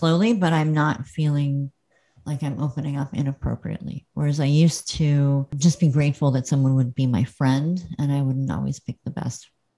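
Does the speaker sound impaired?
Yes: cleft lip and palate; congenital, present from birth, could not be breastfed as infant.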